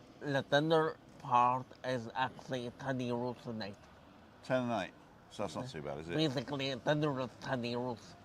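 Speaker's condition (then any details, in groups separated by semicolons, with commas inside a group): Cerebral palsy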